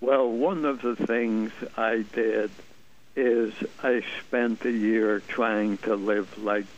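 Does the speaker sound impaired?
Yes: ALS; ALS diagnosed 2001, limb onset, muscle twitches and hand weakness at onset.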